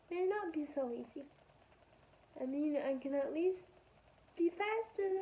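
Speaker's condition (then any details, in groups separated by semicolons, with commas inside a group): Spastic quadriplegic cerebral palsy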